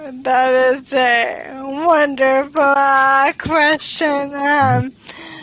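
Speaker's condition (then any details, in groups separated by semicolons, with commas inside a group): ALS; onset in pinky finger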